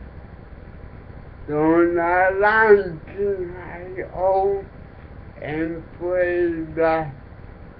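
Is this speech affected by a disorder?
Yes: cerebral palsy.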